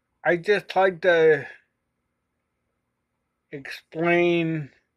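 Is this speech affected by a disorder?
Yes: cerebellar ataxia.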